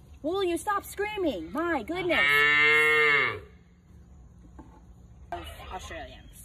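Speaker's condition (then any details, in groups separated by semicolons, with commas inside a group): No condition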